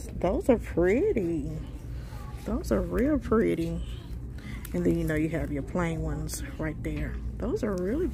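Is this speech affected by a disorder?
No.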